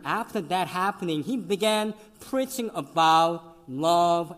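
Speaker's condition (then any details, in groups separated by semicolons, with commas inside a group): Cleft lip and palate; congenital, severe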